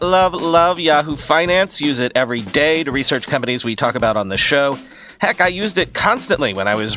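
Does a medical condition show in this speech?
No.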